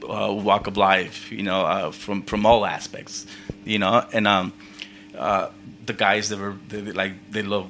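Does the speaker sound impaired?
Yes: stuttering; intermittent stutter, cause unknown, possibly tiredness or teasing, formerly avoided speaking from embarrassment; stutters at times, apologises and laughs at self to reset, stutter then goes away; here repeated sounds, repeated words.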